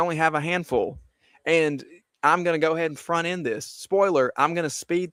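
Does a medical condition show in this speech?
No.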